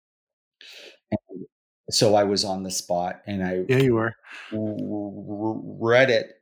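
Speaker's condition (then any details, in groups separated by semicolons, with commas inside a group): Stuttering; stuttering since childhood; stutters throughout interview; allows stuttering rather than trying to be fluent; blocks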